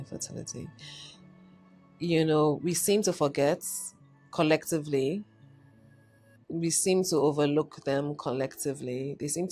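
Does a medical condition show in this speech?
No.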